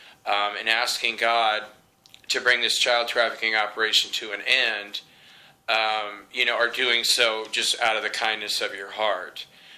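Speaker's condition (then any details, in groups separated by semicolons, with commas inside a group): No condition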